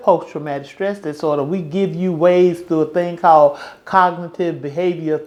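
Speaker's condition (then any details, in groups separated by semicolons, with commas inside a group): No condition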